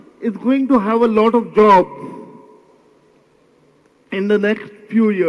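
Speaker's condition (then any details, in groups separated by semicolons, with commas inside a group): Cerebral palsy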